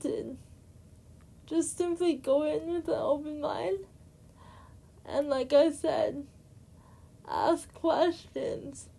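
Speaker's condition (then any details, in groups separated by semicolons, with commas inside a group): Cerebral palsy; trouble getting words out, speaking only two words at a time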